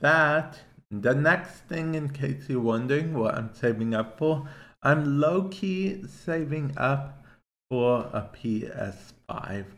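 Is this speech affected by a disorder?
Yes: cerebral palsy; affects hand-eye coordination and balance; affects speech to an extent, listener asked why speech sounds as it does.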